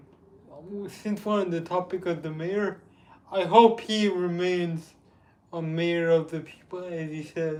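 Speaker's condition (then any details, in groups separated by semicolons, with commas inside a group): Cerebral palsy; with developmental delay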